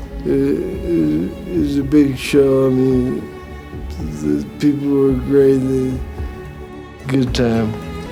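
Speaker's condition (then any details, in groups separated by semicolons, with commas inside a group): Brain injury; effects began around age 50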